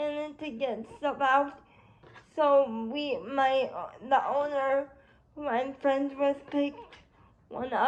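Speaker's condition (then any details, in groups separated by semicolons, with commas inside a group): Cerebral palsy; spastic quadriplegia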